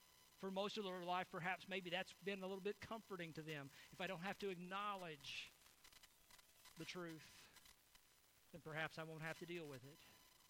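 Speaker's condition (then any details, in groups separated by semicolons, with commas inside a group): No condition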